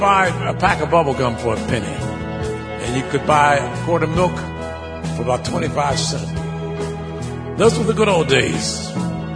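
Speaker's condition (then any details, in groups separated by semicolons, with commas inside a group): No condition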